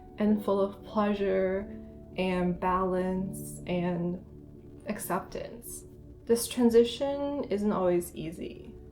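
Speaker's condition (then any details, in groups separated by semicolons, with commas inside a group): No condition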